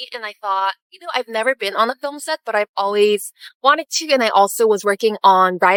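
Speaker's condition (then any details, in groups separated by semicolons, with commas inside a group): No condition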